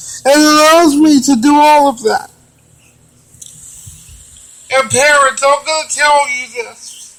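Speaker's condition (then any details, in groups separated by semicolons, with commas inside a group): Cerebral palsy; limited use of the hands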